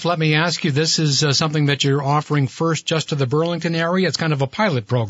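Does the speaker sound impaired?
No.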